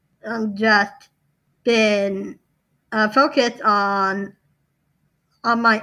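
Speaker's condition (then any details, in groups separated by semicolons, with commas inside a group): Down syndrome; congenital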